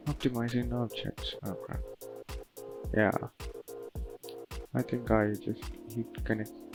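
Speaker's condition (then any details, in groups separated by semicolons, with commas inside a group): No condition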